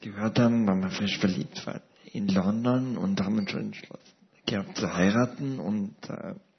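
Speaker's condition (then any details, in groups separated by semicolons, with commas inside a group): Paralysis with ventilator dependence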